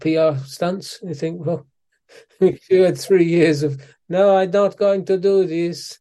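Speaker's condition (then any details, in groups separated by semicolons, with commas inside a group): Parkinson's disease; physiotherapy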